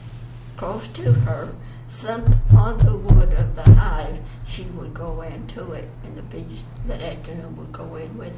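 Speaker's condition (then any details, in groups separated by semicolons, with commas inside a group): Parkinson's; long-standing, onset many years earlier; swallowing affected, low volume, mumbling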